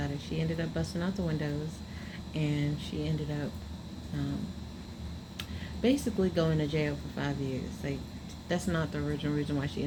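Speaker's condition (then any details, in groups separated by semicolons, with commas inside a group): No condition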